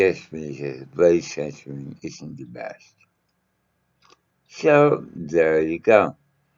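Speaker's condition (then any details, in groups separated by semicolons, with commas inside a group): Mouth cancer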